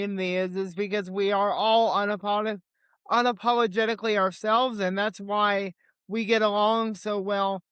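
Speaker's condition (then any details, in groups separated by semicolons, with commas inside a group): Cerebral palsy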